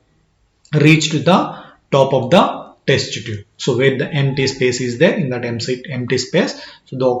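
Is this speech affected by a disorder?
No.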